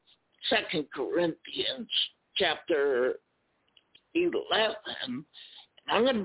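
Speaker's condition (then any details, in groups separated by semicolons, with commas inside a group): Spasmodic dysphonia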